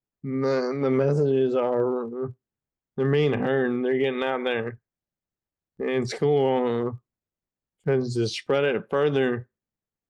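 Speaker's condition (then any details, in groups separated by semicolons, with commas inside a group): Friedreich's ataxia; age 28, 14 years since diagnosis, still progressing, uses wheelchair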